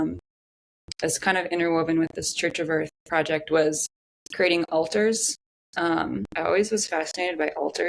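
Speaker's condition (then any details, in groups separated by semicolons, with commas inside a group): No condition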